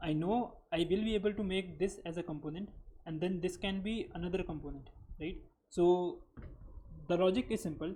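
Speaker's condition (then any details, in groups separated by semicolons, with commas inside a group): No condition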